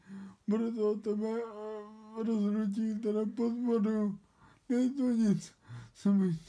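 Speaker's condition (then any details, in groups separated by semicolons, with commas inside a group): ALS; fourth year, uses wheelchair, hands barely used; barely speaks, eye-tracking reader likely needed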